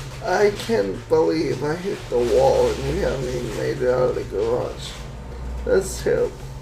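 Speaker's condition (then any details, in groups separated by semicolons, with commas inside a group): Cerebral palsy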